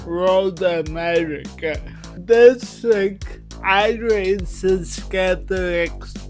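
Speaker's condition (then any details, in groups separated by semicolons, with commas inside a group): Cerebral palsy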